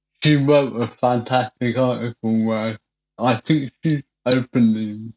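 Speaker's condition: Cerebral palsy; wheelchair

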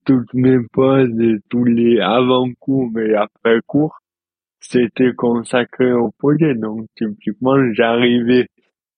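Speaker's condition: Dystonia; present since birth

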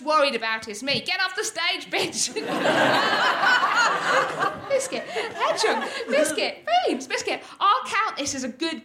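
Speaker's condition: Tourette's syndrome; neurological, uncontrollable motor and vocal tics, wheelchair user, cannot stand; frequent shouted vocal tics, involuntary swearing, random phrases, cannot stay on script

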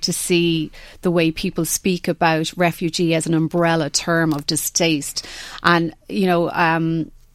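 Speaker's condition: No condition

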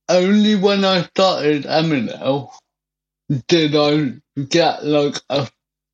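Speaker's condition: Cerebral palsy; wheelchair

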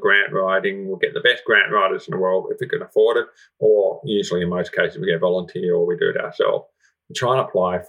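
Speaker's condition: Profound deafness, congenital, severe profound hearing loss; profound deafness since birth, cochlear implant in worse ear

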